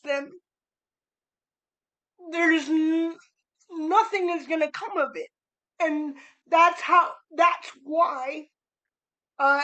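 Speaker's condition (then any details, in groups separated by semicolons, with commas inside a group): Cerebral palsy; spastic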